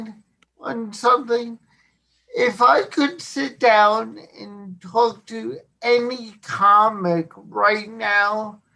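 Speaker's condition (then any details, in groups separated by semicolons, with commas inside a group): Cerebral palsy; since birth, born not breathing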